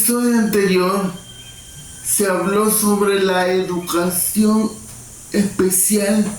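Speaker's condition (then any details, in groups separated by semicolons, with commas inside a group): Cerebral palsy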